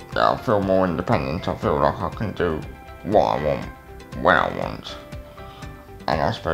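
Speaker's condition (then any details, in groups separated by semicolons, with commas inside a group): Cerebral palsy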